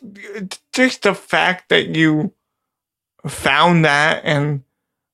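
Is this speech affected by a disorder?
Yes: cerebral palsy; wheelchair user, earlier used wheelchair-type stroller.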